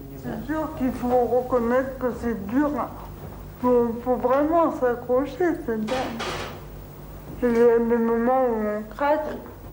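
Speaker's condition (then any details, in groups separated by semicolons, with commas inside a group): Cerebral palsy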